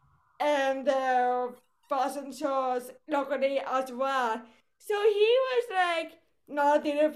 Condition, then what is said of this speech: Cerebral palsy. And for me, besides my voice, my right side is weaker than the left.